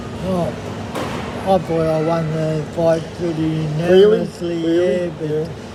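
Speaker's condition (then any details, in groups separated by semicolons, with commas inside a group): MND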